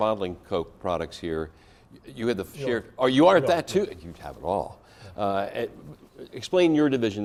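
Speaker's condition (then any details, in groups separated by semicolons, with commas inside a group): No condition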